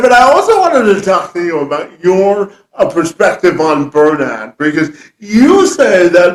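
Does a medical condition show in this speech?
Yes: cerebral palsy; present from birth.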